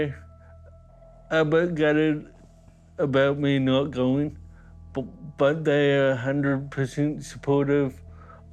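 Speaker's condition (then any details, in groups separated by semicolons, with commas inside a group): Cerebral palsy; mild form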